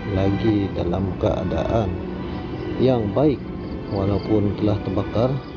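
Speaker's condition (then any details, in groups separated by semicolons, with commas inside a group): No condition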